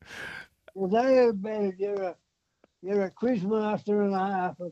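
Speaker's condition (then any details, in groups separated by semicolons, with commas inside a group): Parkinson's; hand tremor; hand shaking the phone, switched hands to hold it; audio coming in and out over phone, attributed to tremor shaking phone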